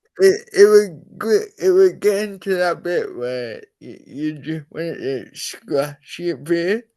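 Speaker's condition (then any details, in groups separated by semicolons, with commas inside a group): Cerebral palsy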